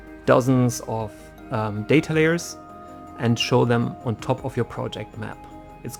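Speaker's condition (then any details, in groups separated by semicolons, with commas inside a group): No condition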